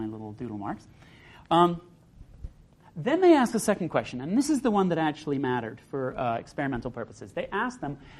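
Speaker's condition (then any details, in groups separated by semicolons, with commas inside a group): No condition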